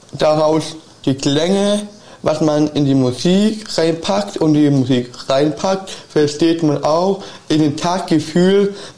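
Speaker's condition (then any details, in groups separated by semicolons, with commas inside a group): Down syndrome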